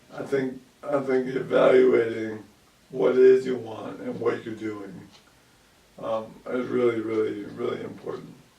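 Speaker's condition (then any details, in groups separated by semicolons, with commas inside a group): ALS; about 2 years since onset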